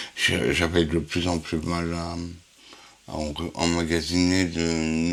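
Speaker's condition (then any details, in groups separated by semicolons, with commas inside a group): Huntington's disease; inherited, 43 repeats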